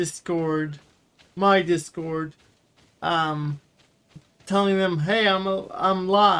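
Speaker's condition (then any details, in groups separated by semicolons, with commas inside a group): Cerebral palsy; wheelchair user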